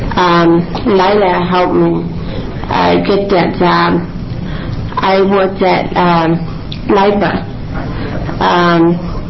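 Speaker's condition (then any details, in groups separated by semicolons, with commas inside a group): Cerebral palsy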